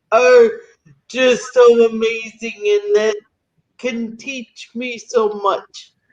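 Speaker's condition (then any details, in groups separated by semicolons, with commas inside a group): Cerebral palsy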